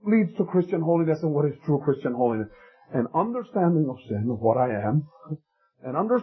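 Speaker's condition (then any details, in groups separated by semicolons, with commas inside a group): No condition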